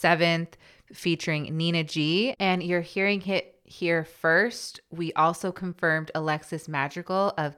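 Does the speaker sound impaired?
No.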